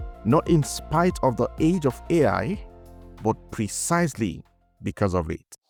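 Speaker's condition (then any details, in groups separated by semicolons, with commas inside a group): No condition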